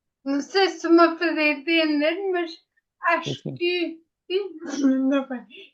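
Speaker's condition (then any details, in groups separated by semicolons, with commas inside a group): Ataxia after brain injury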